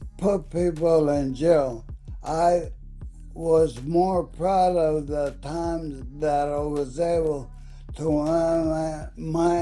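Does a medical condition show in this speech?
Yes: ALS.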